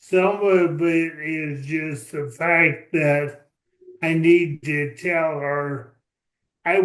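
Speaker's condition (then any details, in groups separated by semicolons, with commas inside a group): ALS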